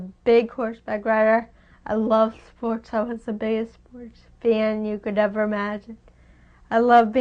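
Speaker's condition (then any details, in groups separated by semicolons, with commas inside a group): Friedreich's ataxia; genetic progressive neurological disorder; speech difficulty 6-8 months, hard to understand, runs out of breath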